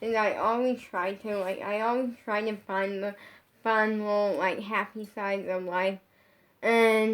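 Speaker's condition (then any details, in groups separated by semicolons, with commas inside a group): Brain injury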